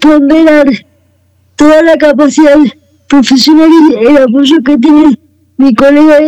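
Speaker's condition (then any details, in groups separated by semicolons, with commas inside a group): Cerebral palsy; wheelchair user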